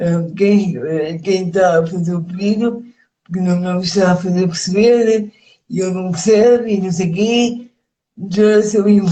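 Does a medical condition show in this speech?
Yes: cerebral palsy; mainly motor disability; age 51; speech affected.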